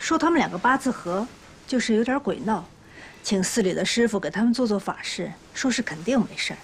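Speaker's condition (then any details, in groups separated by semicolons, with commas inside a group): No condition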